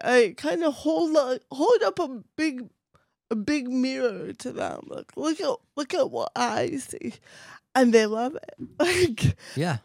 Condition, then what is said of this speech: Cerebral palsy. And, and um, with me, it's basically only a voice and one of my hands.